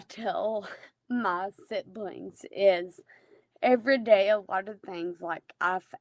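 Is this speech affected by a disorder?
Yes: Friedreich's ataxia.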